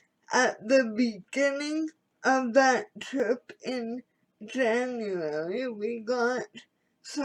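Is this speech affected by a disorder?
Yes: cerebral palsy.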